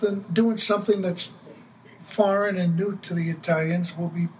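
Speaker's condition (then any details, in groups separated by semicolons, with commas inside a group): No condition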